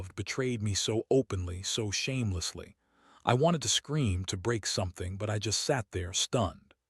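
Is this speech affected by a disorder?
No.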